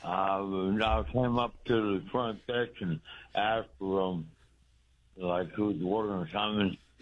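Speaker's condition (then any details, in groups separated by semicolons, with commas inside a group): Speech impediment; cause unclear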